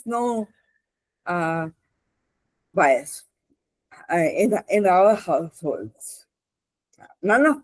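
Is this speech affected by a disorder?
Yes: cerebral palsy; spastic left hand.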